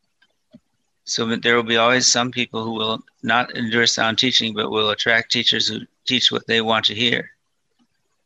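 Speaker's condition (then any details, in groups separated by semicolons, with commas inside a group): Parkinson's disease, mild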